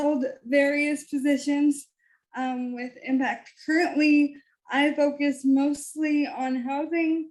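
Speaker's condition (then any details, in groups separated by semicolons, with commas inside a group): Cerebral palsy; from birth, wheelchair user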